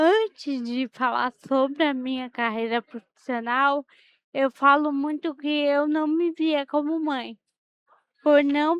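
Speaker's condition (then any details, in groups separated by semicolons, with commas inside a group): Cerebral palsy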